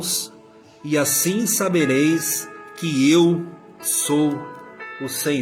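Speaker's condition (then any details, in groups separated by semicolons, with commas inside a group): No condition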